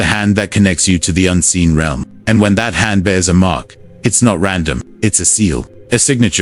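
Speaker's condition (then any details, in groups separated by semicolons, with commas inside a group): No condition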